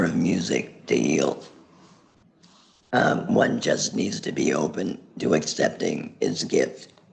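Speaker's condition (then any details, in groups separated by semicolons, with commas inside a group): Laryngectomy; several years post surgery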